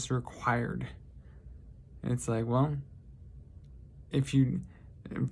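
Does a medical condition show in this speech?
Yes: traumatic brain injury.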